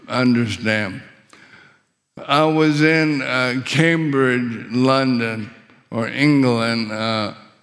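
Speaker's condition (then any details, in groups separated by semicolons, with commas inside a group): ALS; later breathing muscle failure expected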